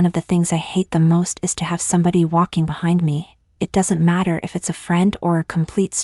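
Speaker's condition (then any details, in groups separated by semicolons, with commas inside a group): No condition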